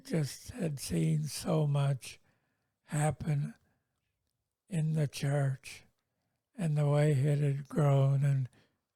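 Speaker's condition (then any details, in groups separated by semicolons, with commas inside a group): Multiple sclerosis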